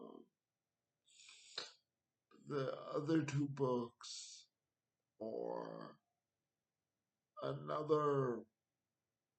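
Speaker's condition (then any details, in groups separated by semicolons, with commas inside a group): Cerebral palsy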